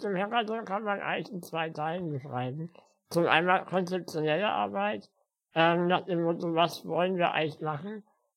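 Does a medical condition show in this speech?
Yes: spinal muscular atrophy; spinal muscular atrophy since birth, physical disability, uses wheelchair.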